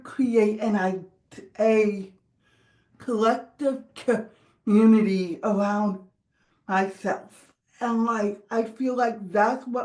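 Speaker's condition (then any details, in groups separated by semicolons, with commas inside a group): Cerebral palsy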